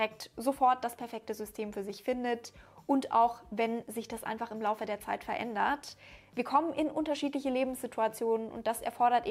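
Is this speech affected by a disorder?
No.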